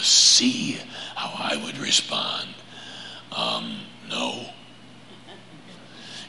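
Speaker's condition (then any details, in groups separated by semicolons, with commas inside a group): Laryngeal cancer; much weaker than before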